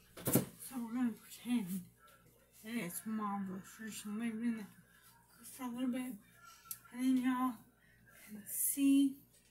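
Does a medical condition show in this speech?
Yes: brain injury.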